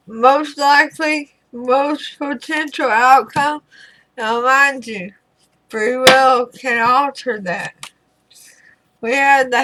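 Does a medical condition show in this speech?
Yes: throat cancer radiation damage.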